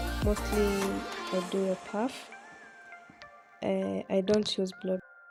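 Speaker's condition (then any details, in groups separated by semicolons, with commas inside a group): No condition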